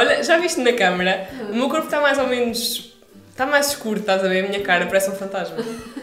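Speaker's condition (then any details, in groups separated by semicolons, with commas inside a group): No condition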